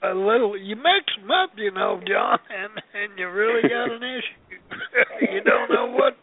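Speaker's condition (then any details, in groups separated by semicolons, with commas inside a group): Parkinson's disease; shivering, partly from disease, partly from cold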